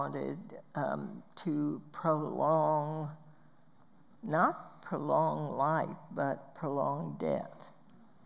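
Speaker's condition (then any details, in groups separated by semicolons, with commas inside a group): Spasmodic dysphonia; vocal cords clamp down inappropriately; Botox injections, about 26 years since onset; voice loss, breaks mid-sentence like tiny cough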